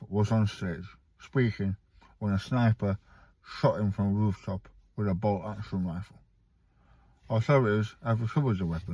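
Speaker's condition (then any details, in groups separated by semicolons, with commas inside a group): Stage 4 tongue cancer, hemiglossectomy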